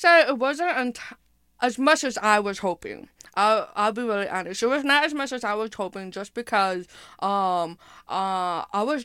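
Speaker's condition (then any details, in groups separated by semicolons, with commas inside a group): Hearing impairment with speech impairment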